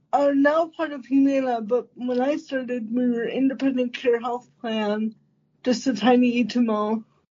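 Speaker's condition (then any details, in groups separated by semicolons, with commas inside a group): Cerebral palsy; uses standing power wheelchair for independent standing, replacing standing frame needing transfer by helper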